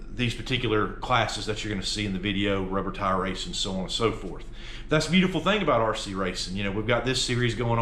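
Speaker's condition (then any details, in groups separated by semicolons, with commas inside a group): No condition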